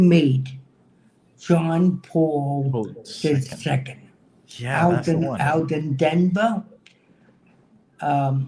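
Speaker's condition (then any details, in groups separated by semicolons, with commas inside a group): Cerebral palsy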